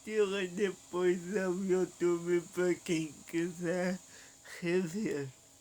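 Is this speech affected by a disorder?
Yes: paralysis.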